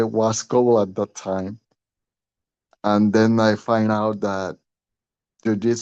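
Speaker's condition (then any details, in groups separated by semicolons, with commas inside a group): Cerebral palsy; since five months old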